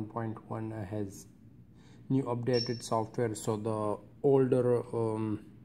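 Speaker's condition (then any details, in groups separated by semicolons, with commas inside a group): No condition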